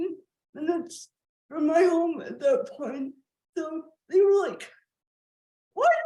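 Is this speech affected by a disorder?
Yes: cerebral palsy.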